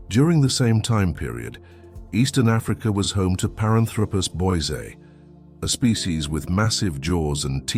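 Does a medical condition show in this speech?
No.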